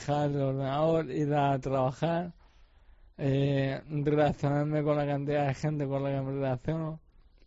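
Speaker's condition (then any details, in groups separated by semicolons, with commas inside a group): ALS; facial and mouth muscles affected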